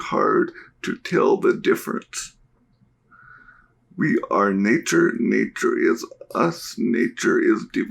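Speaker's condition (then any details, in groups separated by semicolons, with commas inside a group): Cerebral palsy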